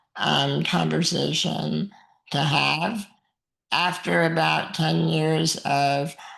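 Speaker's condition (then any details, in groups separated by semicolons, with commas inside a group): Muscular dystrophy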